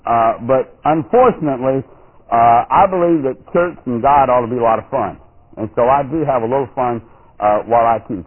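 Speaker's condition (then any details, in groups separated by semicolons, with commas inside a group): No condition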